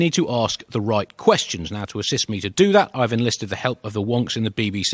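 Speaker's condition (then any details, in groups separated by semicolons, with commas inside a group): No condition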